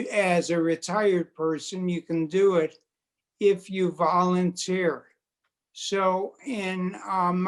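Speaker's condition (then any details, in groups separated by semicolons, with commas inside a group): Multiple sclerosis; quadriplegic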